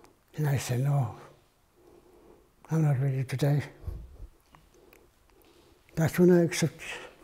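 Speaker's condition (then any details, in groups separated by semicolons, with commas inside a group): Parkinson's; failing health; hard time talking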